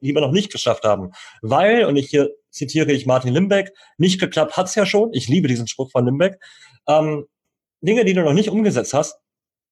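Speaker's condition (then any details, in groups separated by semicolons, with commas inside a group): Cleft lip and palate, cleft lip, jaw and palate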